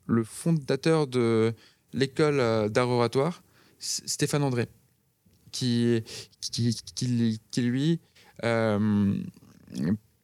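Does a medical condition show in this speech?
Yes: stuttering; severe blocking until end of high school and start of preparatory classes; ongoing stutter, still a challenge; formerly unable to say two words in a row, now frequent word repetitions and fillers; here repeated sounds, repeated words, prolonged sounds.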